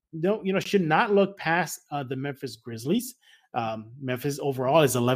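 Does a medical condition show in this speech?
No.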